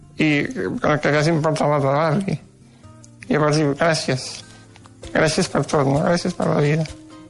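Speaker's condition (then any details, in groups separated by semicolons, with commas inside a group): Duchenne muscular dystrophy; dictates instead of writing, colds or bronchitis cause suffocation crises treated with morphine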